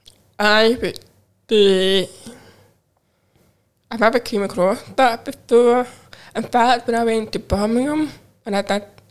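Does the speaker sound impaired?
Yes: profound deafness, cochlear implant; learned to listen through implant, sign language learned around age 16; learned to talk before sign language, speaks to hearing people, signs to deaf people.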